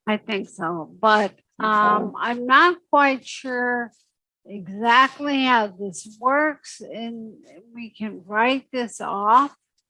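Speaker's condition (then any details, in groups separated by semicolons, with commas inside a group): Secondary progressive multiple sclerosis; spastic stiff legs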